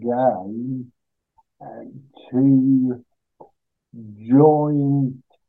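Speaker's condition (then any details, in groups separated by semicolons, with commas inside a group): Cerebral palsy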